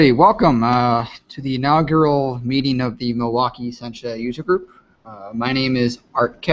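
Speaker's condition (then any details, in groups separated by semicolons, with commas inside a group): No condition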